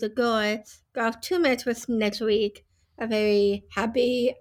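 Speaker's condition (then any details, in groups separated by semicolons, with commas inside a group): Down syndrome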